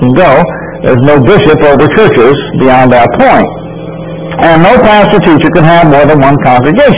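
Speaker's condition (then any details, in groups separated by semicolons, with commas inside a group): No condition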